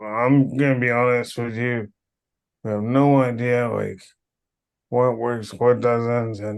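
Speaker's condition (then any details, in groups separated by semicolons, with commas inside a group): Cerebral palsy; power wheelchair since childhood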